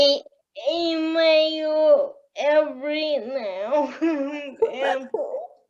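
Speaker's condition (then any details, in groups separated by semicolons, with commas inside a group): Cerebral palsy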